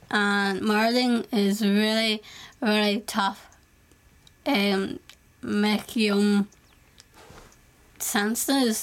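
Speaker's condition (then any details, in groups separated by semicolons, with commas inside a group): Down syndrome; congenital, born with Down syndrome; age 19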